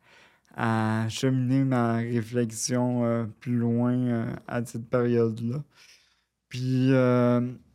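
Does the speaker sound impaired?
Yes: cerebral palsy, near quadriplegia.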